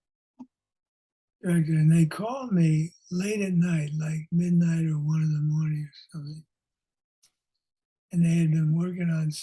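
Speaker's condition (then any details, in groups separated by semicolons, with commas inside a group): Parkinson's disease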